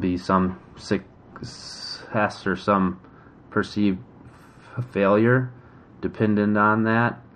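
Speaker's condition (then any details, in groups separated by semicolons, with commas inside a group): Stuttering; tightening during blocks, struggle in technical talk, can modify stutter; blocks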